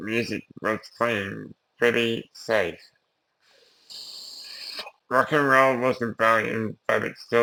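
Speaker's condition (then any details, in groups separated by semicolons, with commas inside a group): Duchenne muscular dystrophy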